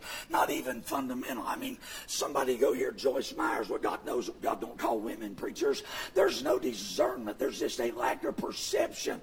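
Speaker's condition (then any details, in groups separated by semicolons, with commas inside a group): Vocal fold paralysis, bilateral; speaks with false vocal folds; move or vibrate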